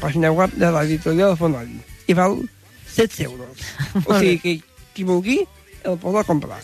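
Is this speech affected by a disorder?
Yes: Down syndrome; intellectual disability, learns at own pace, needs extra time to understand and process explanations; expresses himself in own way and own words, dislikes being corrected, very talkative.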